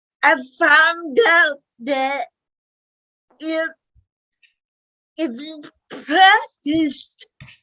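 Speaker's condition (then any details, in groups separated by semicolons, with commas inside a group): Cerebral palsy; speech impairment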